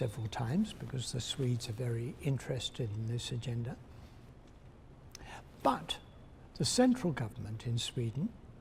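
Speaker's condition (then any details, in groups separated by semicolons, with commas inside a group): No condition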